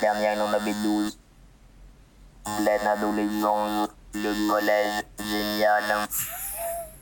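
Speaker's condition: Total pharyngolaryngectomy; first cancer 3 years ago, chemoradiotherapy, tracheal stenosis, second cancer, partial oesophagectomy, neck dissection; no natural voice, cannot shout or laugh, phone understood only by family, caregivers, lost in noise

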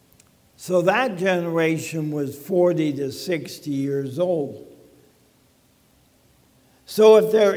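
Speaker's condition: ALS; talking funny

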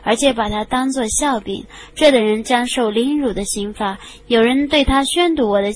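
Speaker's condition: No condition

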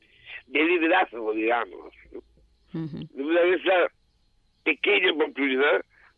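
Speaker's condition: Down syndrome; genetic, extra chromosome

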